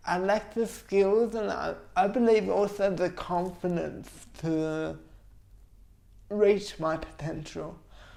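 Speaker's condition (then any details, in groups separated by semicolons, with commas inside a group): Cerebral palsy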